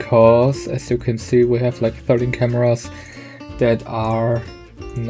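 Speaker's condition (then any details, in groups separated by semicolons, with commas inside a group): No condition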